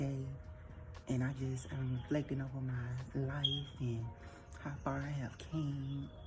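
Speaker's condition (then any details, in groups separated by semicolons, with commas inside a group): No condition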